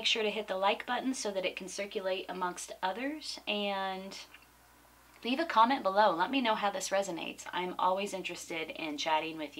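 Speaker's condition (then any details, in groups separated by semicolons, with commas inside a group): No condition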